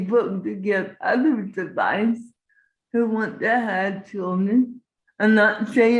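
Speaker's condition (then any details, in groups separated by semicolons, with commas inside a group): Cerebral palsy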